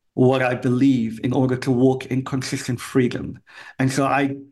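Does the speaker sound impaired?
Yes: cleft palate; severe speech impediment as a kid, cleft palate impacts ability to speak.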